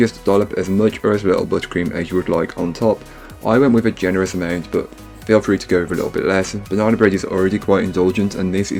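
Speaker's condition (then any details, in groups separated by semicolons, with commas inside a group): No condition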